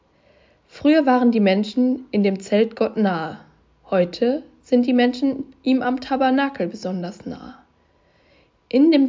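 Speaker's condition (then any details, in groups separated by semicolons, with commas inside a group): No condition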